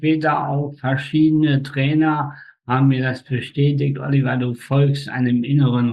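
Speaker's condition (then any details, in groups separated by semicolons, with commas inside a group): Spastic tetraparesis, spastic quadriplegia; facial paralysis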